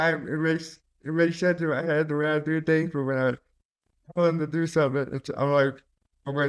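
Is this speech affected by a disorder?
Yes: cerebral palsy; caused by stroke at birth.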